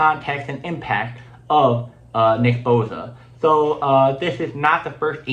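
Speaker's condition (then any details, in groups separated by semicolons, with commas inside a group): No condition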